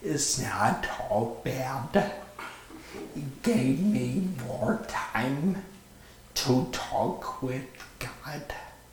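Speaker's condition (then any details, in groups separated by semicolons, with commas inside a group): Stroke with paralyzed vocal cord; speaks lower and slower, singing voice part lost, public speaking difficult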